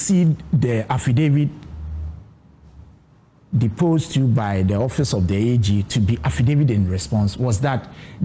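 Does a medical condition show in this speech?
No.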